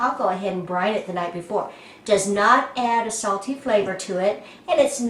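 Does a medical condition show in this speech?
No.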